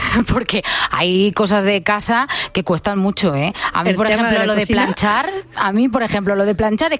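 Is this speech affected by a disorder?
No.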